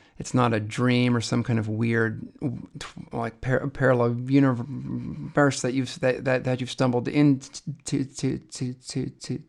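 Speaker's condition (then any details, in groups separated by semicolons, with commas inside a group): Stuttering; speech therapy approach of advertising stuttering openly; stutters noticeably when co-presenting with wife Talia on stage, stutters deliberately as a joke; repeated sounds, repeated words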